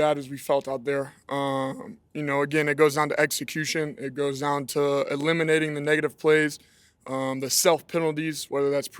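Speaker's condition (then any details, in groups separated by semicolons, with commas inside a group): No condition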